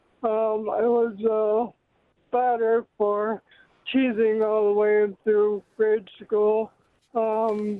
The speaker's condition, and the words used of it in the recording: Cerebral palsy. But I have a mild degree of cerebral palsy, which affects, of course, the speech, as you can tell from the way I'm speaking, and now mild hearing loss.